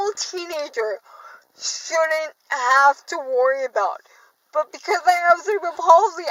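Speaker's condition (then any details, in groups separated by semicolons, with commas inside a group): Cerebral palsy; from birth, affects walking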